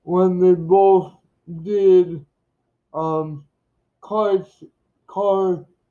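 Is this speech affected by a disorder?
Yes: cerebral palsy.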